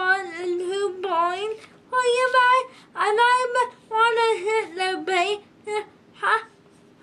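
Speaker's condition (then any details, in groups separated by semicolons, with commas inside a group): Cerebral palsy, spastic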